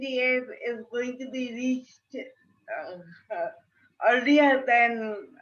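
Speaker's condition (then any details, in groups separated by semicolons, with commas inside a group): Cerebral palsy; permanent speech problem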